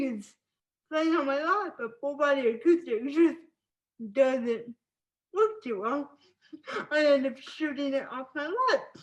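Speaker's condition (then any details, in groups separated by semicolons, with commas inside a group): Spastic cerebral palsy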